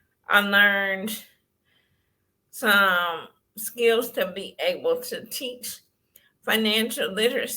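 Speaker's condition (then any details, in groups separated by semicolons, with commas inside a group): Cerebral palsy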